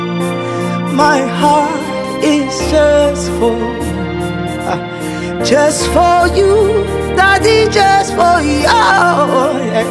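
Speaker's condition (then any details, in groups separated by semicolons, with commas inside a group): No condition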